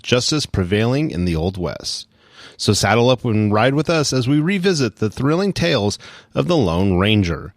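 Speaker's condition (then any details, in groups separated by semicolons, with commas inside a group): No condition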